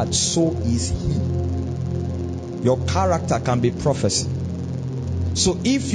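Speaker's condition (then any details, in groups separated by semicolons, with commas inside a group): No condition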